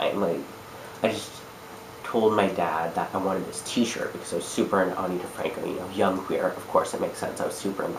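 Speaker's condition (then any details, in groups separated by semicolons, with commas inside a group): No condition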